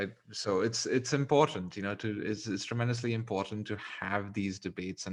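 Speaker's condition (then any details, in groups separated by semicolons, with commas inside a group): No condition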